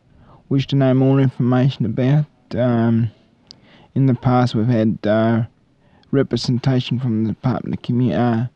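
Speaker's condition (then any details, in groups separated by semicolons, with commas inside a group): Cerebral palsy; cerebral palsy from birth, brain damage from lack of oxygen to brain at birth, 33 years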